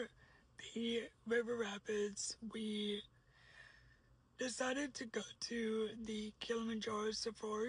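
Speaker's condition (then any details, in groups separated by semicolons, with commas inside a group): Cerebral palsy; uses a wheelchair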